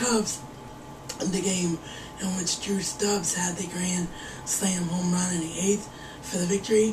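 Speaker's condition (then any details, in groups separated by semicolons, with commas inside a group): Cerebral palsy; wheelchair bound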